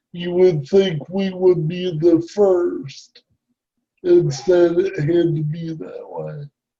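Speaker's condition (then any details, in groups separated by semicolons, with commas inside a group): Cerebral palsy; speech impairment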